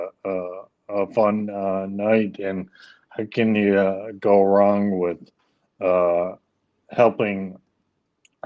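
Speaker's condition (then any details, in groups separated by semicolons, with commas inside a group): ALS; speech issues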